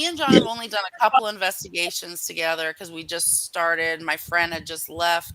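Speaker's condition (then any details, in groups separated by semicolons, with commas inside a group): No condition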